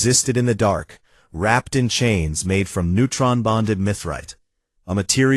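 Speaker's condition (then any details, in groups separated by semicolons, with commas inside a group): No condition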